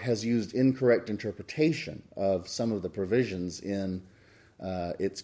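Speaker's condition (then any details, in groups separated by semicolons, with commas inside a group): No condition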